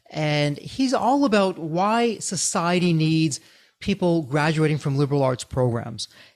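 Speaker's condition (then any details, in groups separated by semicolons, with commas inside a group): No condition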